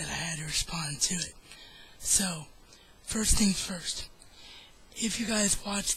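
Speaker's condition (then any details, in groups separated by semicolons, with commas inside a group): Cerebral palsy; wheelchair bound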